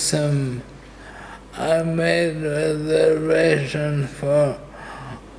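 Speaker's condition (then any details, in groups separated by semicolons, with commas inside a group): Dystonia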